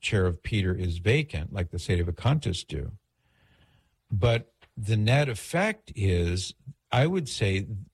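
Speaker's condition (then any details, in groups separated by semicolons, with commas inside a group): No condition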